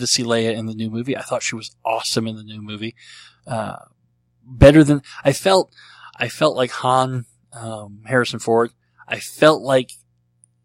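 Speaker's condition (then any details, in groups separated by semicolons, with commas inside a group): Cleft lip and palate; treated as a baby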